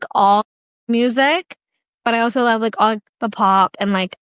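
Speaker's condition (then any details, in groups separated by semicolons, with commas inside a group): Down syndrome; duplicate of the 21st chromosome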